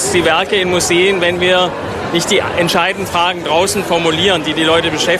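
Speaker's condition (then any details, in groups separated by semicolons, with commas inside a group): No condition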